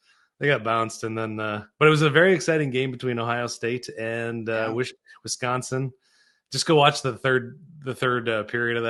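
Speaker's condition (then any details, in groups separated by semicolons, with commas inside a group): No condition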